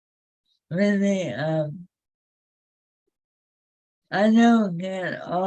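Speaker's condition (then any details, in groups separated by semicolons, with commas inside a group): ALS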